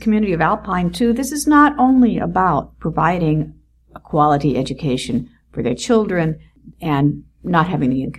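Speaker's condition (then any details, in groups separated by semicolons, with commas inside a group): No condition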